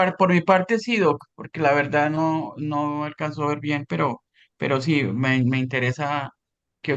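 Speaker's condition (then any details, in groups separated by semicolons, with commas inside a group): No condition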